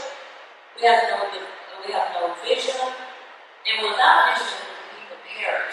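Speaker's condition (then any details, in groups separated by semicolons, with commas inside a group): No condition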